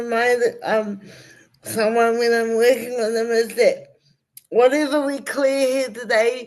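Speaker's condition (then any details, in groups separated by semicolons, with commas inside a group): Cerebral palsy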